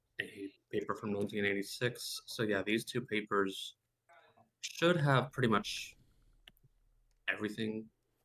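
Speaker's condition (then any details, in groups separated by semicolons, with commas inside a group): No condition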